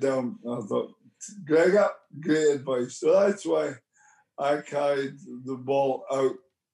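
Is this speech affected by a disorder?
Yes: motor neurone disease; about 4 years since diagnosis.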